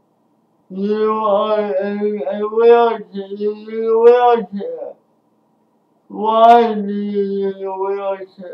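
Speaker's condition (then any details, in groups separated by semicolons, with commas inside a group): Speech impairment after birth surgery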